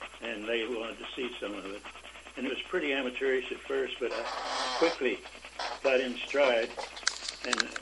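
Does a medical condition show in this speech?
Yes: Parkinson's disease; about 25 years since onset; age 88, no longer able to work, interview recorded by telephone.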